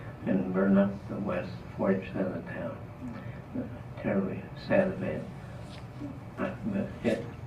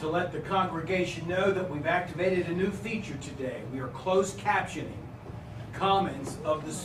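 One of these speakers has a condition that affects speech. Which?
The first: Parkinson's disease; affects both legs; trouble talking.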